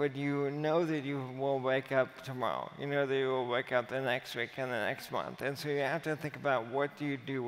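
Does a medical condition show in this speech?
Yes: amyotrophic lateral sclerosis.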